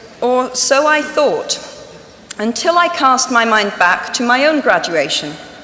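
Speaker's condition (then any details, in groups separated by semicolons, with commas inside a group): No condition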